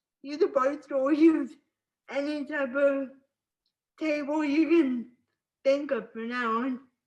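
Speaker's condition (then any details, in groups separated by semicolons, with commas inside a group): Spastic cerebral palsy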